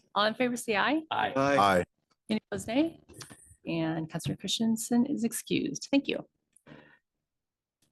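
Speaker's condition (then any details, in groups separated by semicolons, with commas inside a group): No condition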